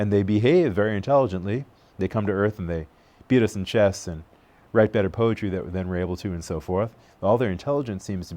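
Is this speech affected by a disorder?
No.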